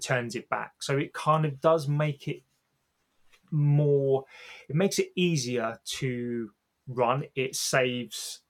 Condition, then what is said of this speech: Stuttering. Because I fought for my speech a lot of the times as well.